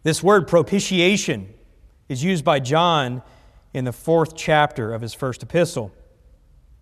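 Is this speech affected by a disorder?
No.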